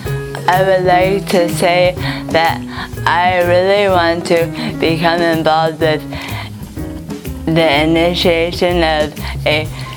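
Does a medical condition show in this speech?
Yes: traumatic brain injury; significant traumatic brain injury, hit by speeding driver turning left, not breathing until CHP tilted head; after hospital release, TBI services through Dignity Health's program; obvious speech impediment.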